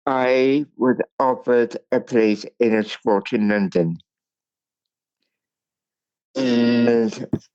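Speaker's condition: Cerebral palsy; wheelchair user since age 28

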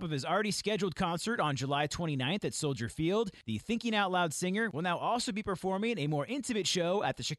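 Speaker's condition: No condition

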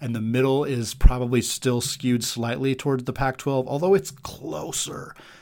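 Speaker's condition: No condition

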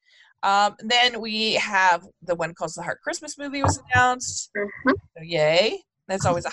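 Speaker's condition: No condition

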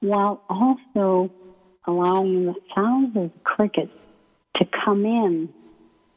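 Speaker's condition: ALS; limb onset in right foot, symptoms about a year before diagnosis, year of testing, uses Beasy board transfer board; hard to breathe and speak, voice may sound weak or hard to understand, paces speech with breathing

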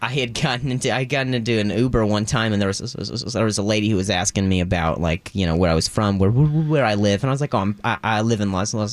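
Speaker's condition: Stutter, acquired after sports injury; adult onset after softball struck throat at shortstop, then fell backwards hitting head; voice lessons, singing and breathing exercises for more control; some sentences fluent, listeners sometimes think voice is fake; repeated sounds, repeated words

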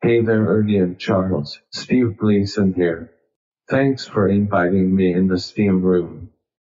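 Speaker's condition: ALS, speech-generating device; diagnosed a few years after post-Katrina punt block; about a decade living with ALS

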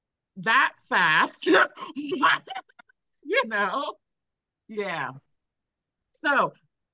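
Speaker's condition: Aphasia after stroke; comprehends well but cannot repeat

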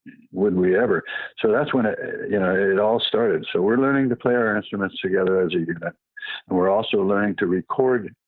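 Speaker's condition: Parkinson's; past cancer

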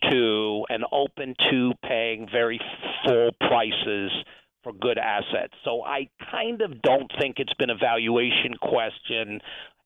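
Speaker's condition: No condition

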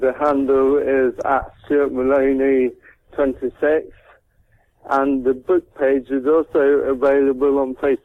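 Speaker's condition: Cerebral palsy; present from birth

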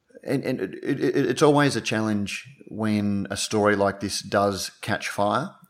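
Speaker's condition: No condition

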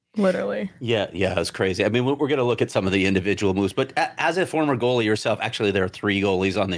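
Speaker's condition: No condition

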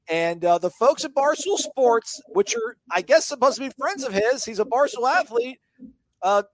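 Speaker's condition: No condition

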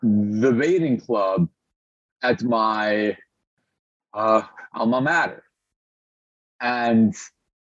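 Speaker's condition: Stutter; stutter since birth in Lebanon, speaking disability, breathing technique partly controls it, Toastmasters practice; stutters openly during interview, experienced public speaker; audible stutter, pauses may sound like internet lag; blocks

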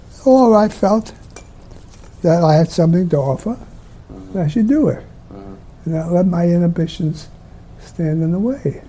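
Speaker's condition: Lou Gehrig's disease; ALS, terminal, onset mid-70s, early tiring walking half block, two years diagnosis to death, lost walking, standing, self-care; wheelchair user, arms still move somewhat; speech difficult but still possible, able to speak until nearly the end

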